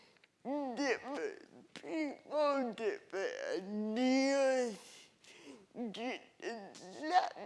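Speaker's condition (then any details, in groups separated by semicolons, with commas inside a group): Cerebral palsy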